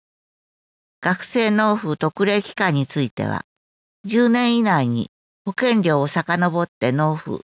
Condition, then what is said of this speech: None; typical speech.